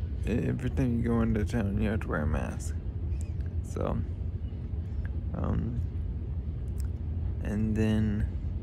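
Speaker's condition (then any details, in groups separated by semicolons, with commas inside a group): Traumatic brain injury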